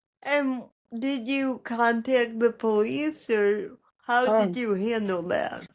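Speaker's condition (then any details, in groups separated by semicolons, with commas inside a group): Cerebral palsy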